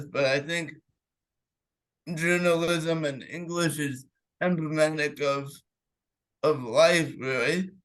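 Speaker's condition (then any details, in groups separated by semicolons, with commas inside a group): Cerebral palsy; clenched fist, unsteady walk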